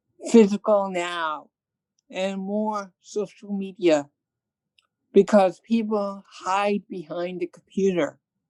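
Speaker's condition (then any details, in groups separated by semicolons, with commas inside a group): Cerebral palsy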